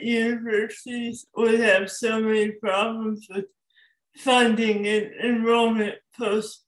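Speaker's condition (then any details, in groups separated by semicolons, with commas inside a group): Cerebral palsy; moderate to severe, wrote dissertation with typist in another state, works remotely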